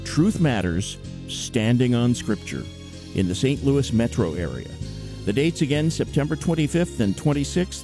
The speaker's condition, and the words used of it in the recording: None; typical speech.